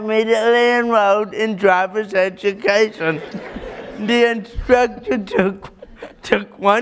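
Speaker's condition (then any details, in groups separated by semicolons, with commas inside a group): Cerebral palsy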